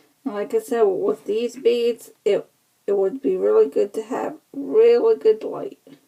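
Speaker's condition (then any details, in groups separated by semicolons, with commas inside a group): Cerebral palsy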